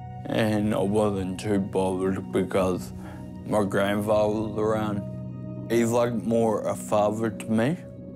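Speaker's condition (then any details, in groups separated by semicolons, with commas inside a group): Friedreich's ataxia; genetic degenerative, affects balance, coordination, speech, legs, heart; diagnosed about ten years ago, wheelchair user, stands with difficulty, fatigue; slurred speech, progressively worse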